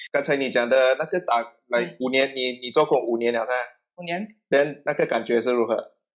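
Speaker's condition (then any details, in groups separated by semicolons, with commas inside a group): No condition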